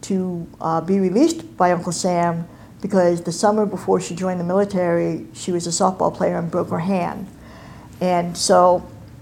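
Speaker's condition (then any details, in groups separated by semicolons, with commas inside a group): Cleft palate and cleft lip; congenital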